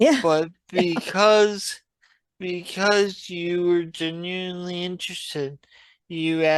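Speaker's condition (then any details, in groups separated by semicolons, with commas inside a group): Traumatic brain injury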